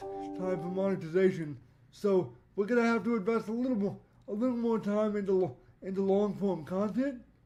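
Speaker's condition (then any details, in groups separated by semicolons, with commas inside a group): Cerebral palsy; voice tone sometimes odd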